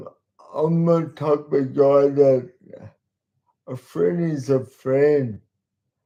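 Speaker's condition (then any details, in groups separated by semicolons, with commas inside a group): Cerebral palsy; talks slowly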